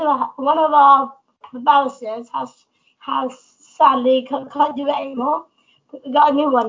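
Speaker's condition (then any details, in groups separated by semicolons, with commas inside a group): Down syndrome; slower to do things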